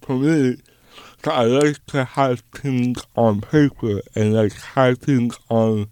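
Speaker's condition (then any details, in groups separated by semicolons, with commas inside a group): Cerebral palsy; lifelong cerebral palsy, dystonia with hand tremors; speech difficult, cerebral palsy and dystonia affect speech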